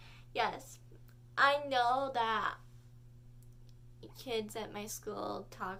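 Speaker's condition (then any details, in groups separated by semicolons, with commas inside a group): Cerebral palsy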